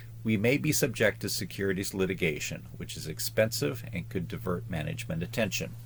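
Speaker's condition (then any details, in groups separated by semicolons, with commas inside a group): No condition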